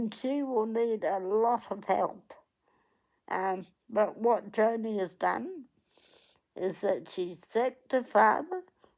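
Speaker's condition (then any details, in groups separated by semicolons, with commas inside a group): Cerebral palsy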